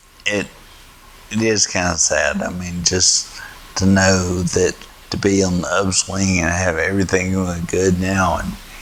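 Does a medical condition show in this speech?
Yes: spinocerebellar ataxia type 1; type 1, inherited; worsened from age 30, stem cell treatment, then regressed; slightly slurred, reportedly improved after treatment.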